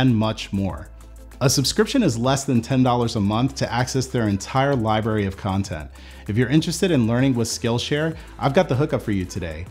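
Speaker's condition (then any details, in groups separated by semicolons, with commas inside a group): No condition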